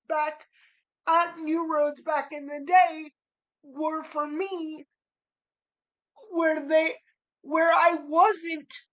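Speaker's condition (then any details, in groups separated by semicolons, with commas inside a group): Cerebral palsy; spastic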